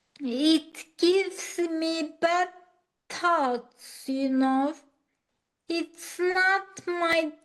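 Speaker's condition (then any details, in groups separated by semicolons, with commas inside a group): Acquired ataxia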